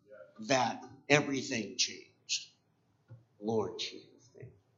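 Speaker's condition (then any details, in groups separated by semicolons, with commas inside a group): Cleft palate; congenital cleft palate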